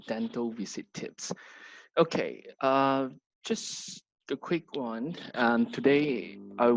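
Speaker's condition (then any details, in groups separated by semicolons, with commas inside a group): No condition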